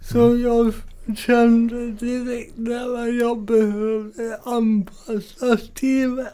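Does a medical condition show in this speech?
Yes: cerebral palsy; from birth, oxygen deprivation at delivery, heart not beating at birth then restarted, spasms, right side harder to control; 26 years since onset, mild, long walks tiring, most tasks possible but very energy-consuming; mainly affects speech and balance.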